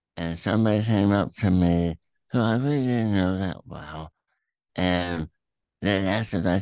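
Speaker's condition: Throat cancer, tumor through tongue, attached to epiglottis; Emory Proton Center therapy not working

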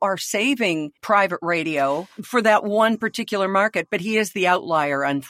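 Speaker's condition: No condition

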